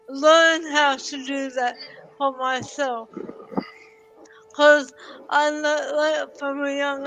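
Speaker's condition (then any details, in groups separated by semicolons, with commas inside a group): Cerebral palsy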